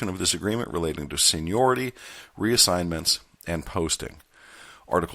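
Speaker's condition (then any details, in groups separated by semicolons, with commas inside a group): No condition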